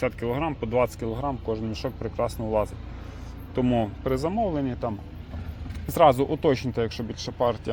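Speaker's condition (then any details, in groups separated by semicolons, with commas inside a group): No condition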